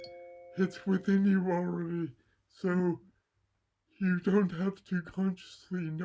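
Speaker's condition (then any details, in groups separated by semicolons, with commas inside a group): Cerebral palsy; from birth, mild left side, lack of oxygen at birth; relatively mild; vocal and speech impairments, voice not normal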